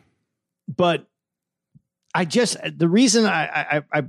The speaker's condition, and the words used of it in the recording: Stuttering. When I'm in my flow, I'm just speaking, it messes up.